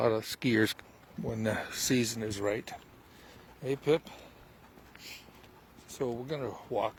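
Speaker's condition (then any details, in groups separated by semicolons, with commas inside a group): No condition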